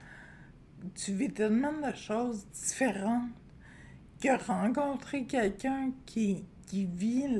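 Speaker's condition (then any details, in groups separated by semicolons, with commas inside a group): Friedreich's ataxia; degenerative neuromuscular disease; onset age 13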